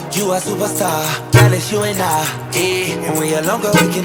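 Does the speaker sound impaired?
No.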